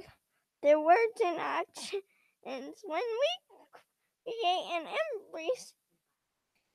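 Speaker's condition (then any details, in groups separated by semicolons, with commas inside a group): Cerebral palsy; periventricular leukomalacia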